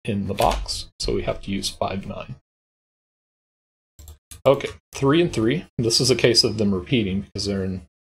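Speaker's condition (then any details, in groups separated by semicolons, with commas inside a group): No condition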